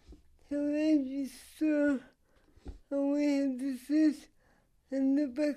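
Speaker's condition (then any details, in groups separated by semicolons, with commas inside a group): Cerebral palsy; needs practically everything done for her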